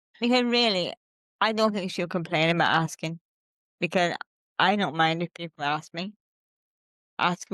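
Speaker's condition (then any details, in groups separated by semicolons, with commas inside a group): Cerebral palsy; since birth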